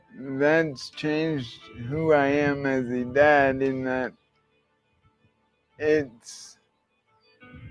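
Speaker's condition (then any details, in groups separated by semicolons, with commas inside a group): Traumatic brain injury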